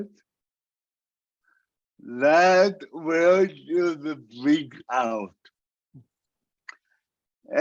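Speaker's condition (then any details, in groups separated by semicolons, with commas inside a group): Cerebral palsy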